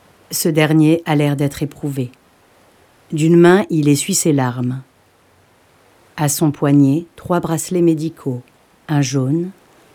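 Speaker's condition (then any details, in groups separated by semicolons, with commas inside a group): No condition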